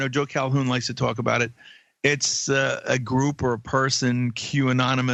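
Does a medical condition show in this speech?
No.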